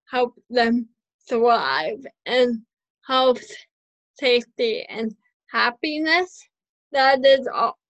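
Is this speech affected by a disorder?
Yes: cerebral palsy, spastic quadriplegic, mild.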